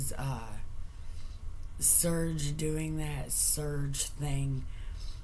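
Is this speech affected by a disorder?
Yes: brain injury.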